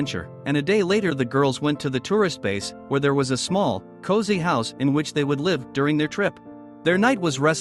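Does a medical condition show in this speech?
No.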